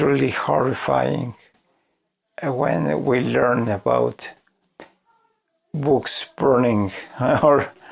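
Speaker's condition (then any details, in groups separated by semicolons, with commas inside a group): ALS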